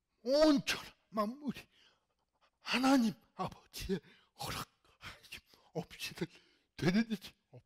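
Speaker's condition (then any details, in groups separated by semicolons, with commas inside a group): Cerebral palsy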